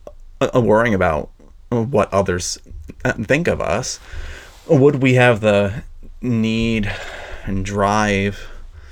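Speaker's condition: Stuttering; wants more comfort with own stutter, plans daily mindfulness, positive affirmations, speaking with new people; stuttered on purpose during recording; including when teaching; prolonged sounds

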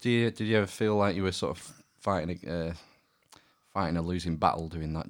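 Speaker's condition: No condition

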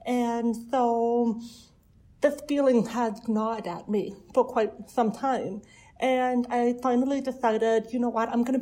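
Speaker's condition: Deafness; hearing impaired

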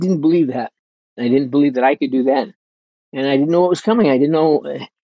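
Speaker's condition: Young-onset Parkinson's disease; diagnosed at age 29, spinal surgery, shattered arm; about three decades since diagnosis, getting worse

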